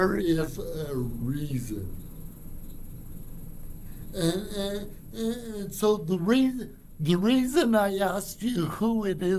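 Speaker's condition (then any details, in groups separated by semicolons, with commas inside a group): Cerebral palsy; from birth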